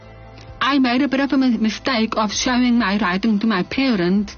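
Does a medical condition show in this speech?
Yes: 97% hearing loss, severe; 97% hearing loss since childhood, struggled understanding in hearing school, cochlear implants for last 6 years; hearing brought up to 80% with cochlear implants.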